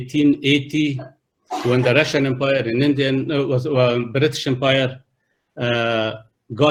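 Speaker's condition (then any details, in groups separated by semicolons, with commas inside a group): No condition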